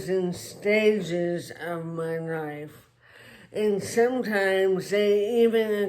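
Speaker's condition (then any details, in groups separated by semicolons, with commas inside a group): Traumatic brain injury; car accident, physical limitations; years after injury; speech impairment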